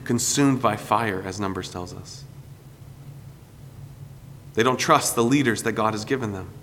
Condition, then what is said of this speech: None; typical speech.